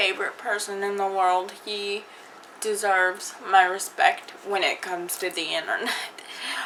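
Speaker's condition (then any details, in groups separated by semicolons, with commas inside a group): Cerebral palsy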